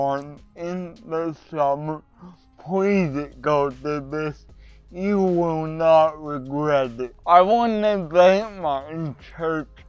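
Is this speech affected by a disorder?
Yes: cerebral palsy; voice often not understood.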